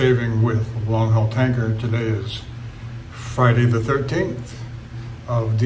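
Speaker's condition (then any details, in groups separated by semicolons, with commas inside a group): No condition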